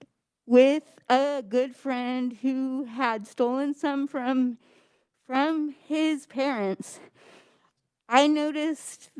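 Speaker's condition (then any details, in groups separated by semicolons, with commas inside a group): Cerebral palsy; spasticity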